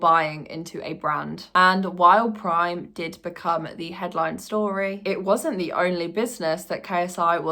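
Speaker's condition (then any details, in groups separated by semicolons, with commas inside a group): No condition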